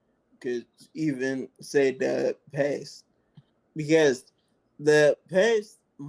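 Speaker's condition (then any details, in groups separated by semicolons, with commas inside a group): Multiple sclerosis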